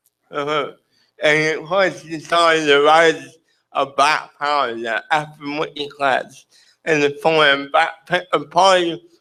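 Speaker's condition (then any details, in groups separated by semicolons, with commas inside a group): Cerebral palsy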